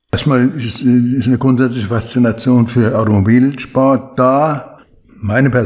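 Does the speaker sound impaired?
Yes: Parkinson's disease; Parkinson's disease diagnosed about 20 years ago.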